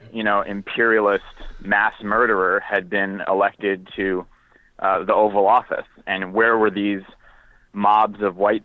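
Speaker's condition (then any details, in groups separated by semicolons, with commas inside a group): No condition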